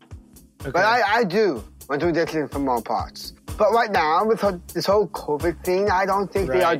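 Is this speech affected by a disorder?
Yes: Down syndrome; congenital, extra genetic material on chromosome 21.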